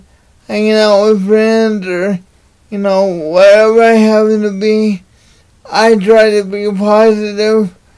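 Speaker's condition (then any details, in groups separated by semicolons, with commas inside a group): Cerebral palsy; unable to walk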